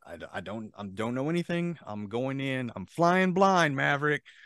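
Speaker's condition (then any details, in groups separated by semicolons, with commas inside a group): No condition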